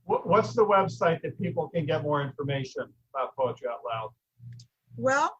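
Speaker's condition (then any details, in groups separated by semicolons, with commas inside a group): No condition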